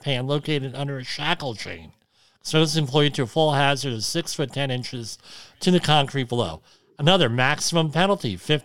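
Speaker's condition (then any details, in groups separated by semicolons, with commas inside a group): Cleft lip and palate; tinnitus attributed to cleft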